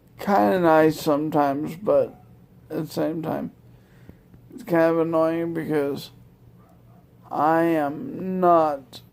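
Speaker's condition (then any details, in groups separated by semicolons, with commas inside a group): Multiple sclerosis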